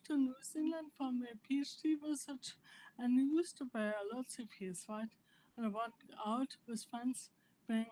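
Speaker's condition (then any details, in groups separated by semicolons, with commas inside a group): Primary lateral sclerosis; spasticity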